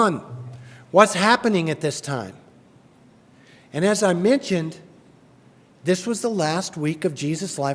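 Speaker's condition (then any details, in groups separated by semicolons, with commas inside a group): No condition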